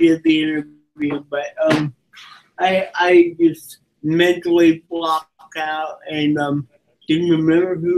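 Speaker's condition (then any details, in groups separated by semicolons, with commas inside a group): Cerebral palsy; from birth, physical disability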